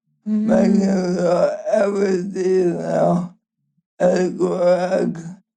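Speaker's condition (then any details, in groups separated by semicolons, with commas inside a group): ALS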